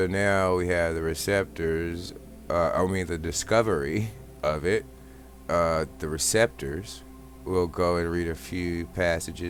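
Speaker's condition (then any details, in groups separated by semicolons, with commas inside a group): No condition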